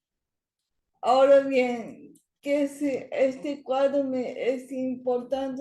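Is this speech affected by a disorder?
Yes: cerebral palsy; speech not very good.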